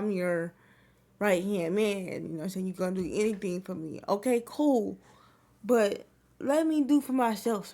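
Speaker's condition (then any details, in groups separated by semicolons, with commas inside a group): Cerebral palsy; wheelchair user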